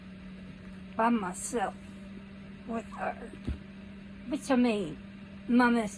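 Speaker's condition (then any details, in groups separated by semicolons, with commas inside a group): Cerebral palsy; needs crutches to walk, no teeth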